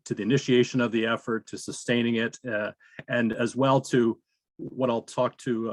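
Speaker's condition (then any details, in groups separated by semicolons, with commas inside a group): No condition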